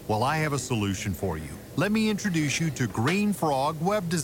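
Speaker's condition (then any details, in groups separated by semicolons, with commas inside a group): No condition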